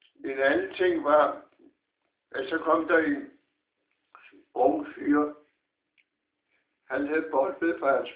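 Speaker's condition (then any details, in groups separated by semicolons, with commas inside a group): Parkinson's disease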